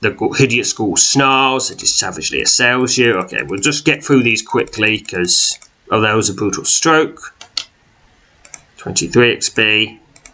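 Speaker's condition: No condition

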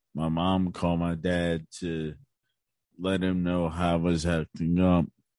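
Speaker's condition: Cerebral palsy; cognition unaffected

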